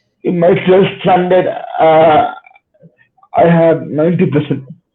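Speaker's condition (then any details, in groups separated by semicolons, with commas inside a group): Cerebral palsy; spastic type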